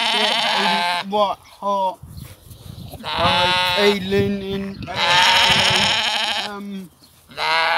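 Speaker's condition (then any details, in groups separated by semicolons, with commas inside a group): Cerebral palsy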